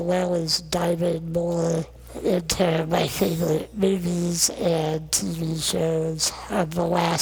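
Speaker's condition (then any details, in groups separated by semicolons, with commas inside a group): Non-progressive muscular dystrophy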